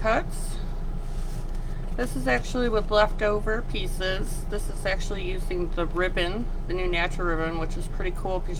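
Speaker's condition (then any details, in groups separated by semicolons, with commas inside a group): No condition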